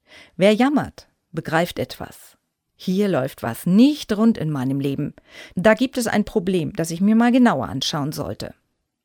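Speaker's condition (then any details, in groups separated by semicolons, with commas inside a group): No condition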